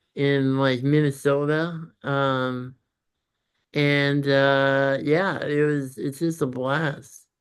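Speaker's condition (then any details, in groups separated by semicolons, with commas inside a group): Congenital muscular dystrophy; chronic physical disability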